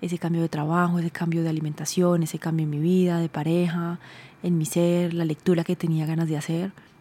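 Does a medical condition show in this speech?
No.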